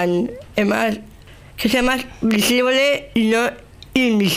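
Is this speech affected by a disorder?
Yes: Down syndrome; with intellectual disability, age 35.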